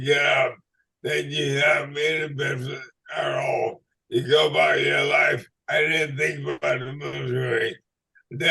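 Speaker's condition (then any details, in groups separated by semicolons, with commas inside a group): ALS/MND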